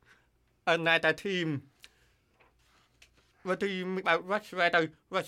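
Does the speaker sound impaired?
Yes: deafness; formerly hearing aids, now water-resistant cochlear implant with ear hook, cannot follow distant speakers; voice distorted when screaming at full volume, needs others' feedback on loudness.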